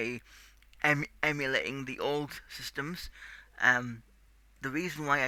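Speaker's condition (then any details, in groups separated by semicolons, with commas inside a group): Cerebral palsy; tight muscles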